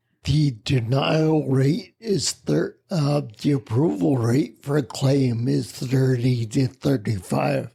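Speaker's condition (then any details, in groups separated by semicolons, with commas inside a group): Spinocerebellar ataxia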